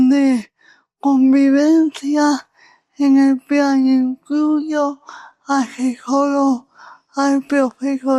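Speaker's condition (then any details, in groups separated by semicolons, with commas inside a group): Cerebral palsy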